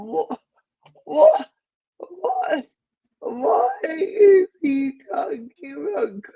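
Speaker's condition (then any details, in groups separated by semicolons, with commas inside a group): Cerebral palsy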